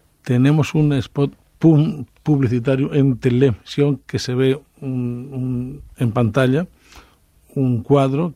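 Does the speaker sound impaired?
Yes: stuttering; adult who stutters; stuttering not visible until speaking, tries to hide it, speaks on radio as a challenge; here repeated sounds, repeated words.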